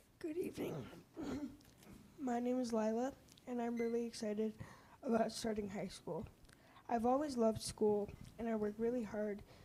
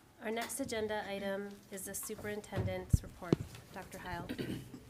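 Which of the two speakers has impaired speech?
The first: cerebral palsy; power wheelchair user; reduced energy levels.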